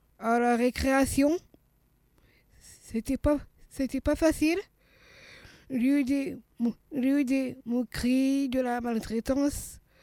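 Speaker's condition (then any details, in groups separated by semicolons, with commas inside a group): Down syndrome (trisomy 21); congenital heart malformation, heart surgery at age one after Staphylococcus aureus infection, second heart operation near right ventricle; age 39; childhood speech therapy to tone tongue, swallowing problems, slowness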